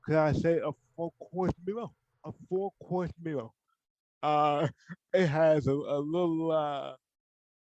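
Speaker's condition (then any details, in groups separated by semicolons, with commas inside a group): Cerebral palsy; from birth, poor hand use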